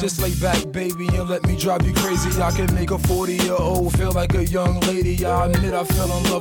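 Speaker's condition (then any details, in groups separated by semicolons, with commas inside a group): No condition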